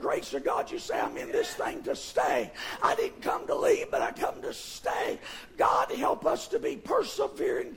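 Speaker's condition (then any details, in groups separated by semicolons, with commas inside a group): Vocal fold paralysis; Kermit-the-Frog-like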